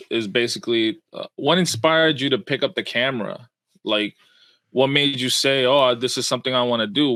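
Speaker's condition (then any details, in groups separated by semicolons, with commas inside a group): No condition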